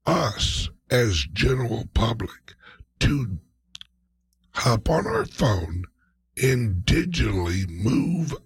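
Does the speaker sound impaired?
Yes: speech impediment, mild.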